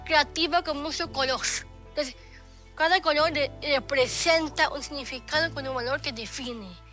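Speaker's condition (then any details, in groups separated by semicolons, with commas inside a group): Down syndrome; short limbs, small feet, small hands, short arms, short neck and torso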